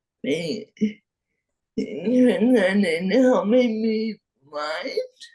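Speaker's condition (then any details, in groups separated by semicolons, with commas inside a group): Friedreich's ataxia; speech impairment, worsened over time, briefly used speech software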